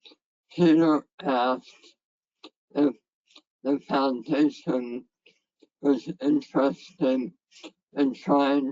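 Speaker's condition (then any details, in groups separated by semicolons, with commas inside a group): Head and neck cancer; left vagus nerve severed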